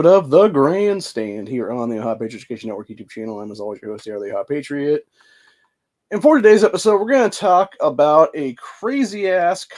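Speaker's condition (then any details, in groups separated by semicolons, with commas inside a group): No condition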